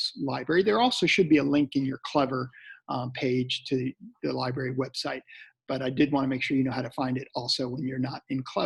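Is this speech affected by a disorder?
No.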